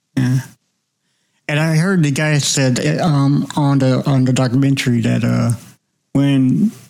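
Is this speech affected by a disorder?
Yes: cerebral palsy.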